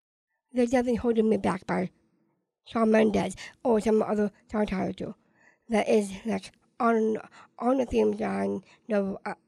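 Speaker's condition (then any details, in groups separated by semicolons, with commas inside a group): Down syndrome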